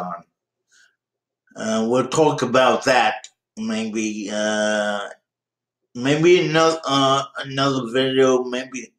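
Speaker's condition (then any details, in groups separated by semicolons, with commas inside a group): Cerebral palsy; present from birth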